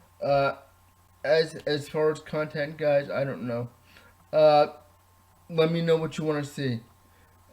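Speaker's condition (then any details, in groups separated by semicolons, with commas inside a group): Cerebral palsy, spastic diplegia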